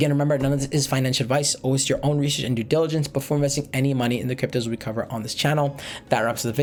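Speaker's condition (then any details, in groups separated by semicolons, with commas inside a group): No condition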